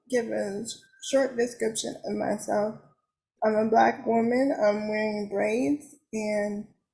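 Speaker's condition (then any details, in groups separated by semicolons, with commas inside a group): Cerebral palsy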